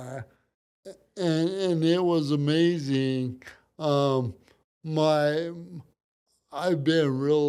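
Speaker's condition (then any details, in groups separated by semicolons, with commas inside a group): Cerebral palsy; from birth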